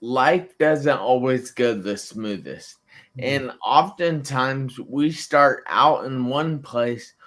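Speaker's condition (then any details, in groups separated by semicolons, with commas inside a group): Traumatic brain injury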